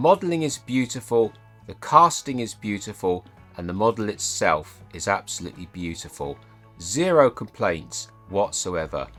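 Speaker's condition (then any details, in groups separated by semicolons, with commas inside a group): No condition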